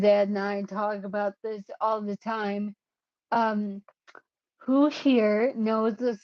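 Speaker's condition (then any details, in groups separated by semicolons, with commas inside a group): Cerebellar ataxia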